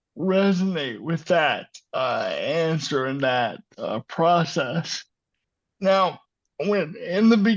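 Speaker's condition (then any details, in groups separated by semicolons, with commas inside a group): Cerebral palsy; speaks slower at times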